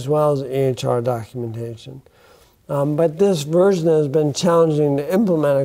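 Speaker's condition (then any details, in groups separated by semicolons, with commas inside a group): Bulbar onset ALS; affects speech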